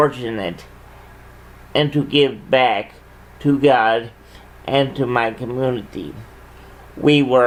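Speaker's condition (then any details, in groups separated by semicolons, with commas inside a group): Cerebral palsy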